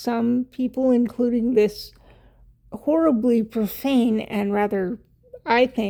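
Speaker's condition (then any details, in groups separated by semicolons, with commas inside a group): Cerebral palsy; wheelchair user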